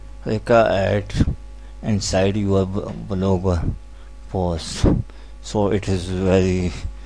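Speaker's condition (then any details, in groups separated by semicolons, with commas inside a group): Cerebral palsy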